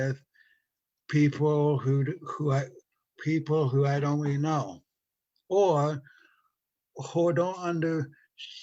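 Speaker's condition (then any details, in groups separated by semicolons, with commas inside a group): Stutter from brain injury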